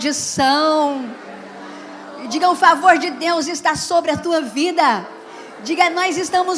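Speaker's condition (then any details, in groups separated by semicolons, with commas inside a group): No condition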